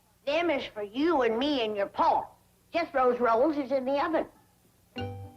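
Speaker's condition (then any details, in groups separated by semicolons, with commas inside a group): No condition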